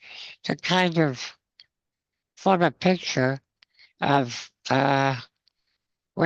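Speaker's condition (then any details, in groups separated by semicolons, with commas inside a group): Spinal muscular atrophy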